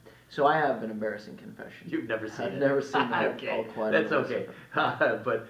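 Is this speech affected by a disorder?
No.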